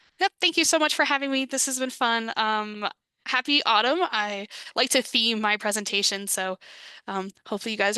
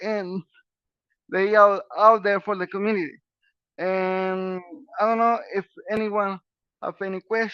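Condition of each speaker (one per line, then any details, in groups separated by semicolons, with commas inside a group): No condition
Cerebral palsy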